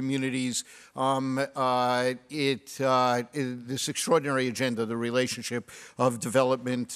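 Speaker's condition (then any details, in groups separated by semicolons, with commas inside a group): No condition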